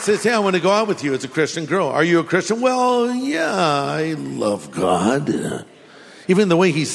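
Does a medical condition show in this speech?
No.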